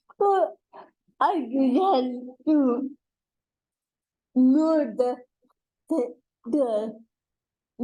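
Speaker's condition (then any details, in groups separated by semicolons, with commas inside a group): Cerebral palsy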